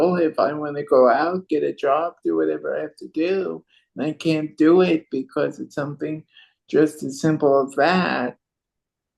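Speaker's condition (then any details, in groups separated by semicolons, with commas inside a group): Cerebral palsy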